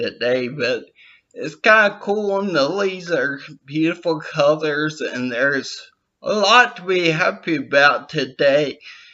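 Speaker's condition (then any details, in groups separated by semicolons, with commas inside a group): Brain injury with dysarthria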